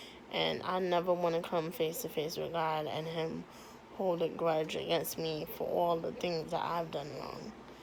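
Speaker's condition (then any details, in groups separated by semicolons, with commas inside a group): Cerebral palsy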